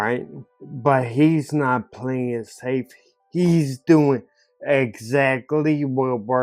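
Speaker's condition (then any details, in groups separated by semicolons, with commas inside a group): Ataxia; caused by stroke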